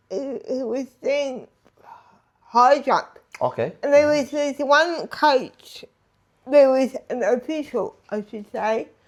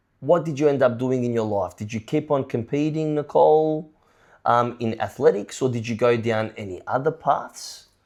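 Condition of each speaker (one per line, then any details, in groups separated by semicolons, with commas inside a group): Disability affecting speech; cerebral palsy from birth, affects body; about 46 years since birth; voice and speech affected, speech therapy from age one
No condition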